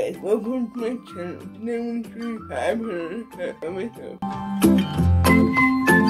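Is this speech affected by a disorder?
Yes: cerebral palsy; wheelchair.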